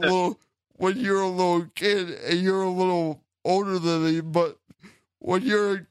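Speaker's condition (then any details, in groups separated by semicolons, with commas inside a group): Cerebral palsy; since childhood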